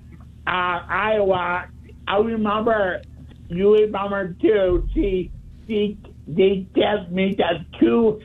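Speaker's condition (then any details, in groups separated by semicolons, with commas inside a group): Speech impediment; wheelchair user; tries to talk really clearly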